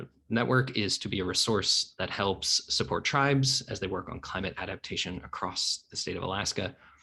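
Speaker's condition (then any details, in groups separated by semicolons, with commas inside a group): No condition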